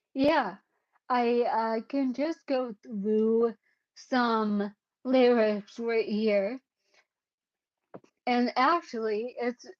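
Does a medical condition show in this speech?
Yes: cerebellar ataxia.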